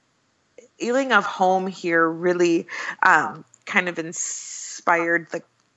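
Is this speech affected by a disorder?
Yes: stuttering; covert stuttering until about age 30, intensive program at American Institute for Stuttering in New York; 33 years old, mostly open about stuttering, sometimes still slips back into covert stage; stutters openly, including when introducing self, stutters on daughter's name Violet; here prolonged sounds.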